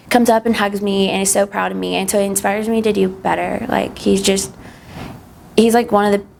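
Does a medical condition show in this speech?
No.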